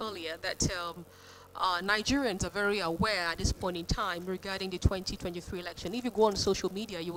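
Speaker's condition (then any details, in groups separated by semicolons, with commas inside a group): No condition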